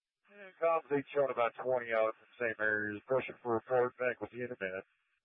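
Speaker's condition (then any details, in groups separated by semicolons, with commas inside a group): No condition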